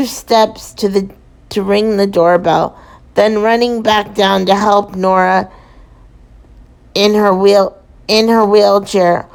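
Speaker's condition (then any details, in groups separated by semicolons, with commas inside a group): Cerebral palsy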